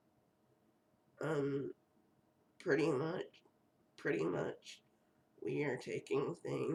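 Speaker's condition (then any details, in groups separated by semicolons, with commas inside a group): Cerebral palsy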